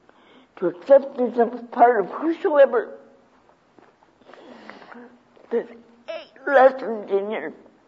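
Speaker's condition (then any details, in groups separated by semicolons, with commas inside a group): Cerebral palsy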